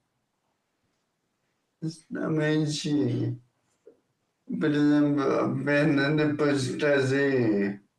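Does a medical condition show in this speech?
Yes: ataxia.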